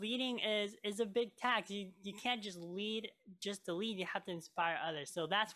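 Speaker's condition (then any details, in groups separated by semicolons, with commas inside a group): Cleft lip and palate; lip scar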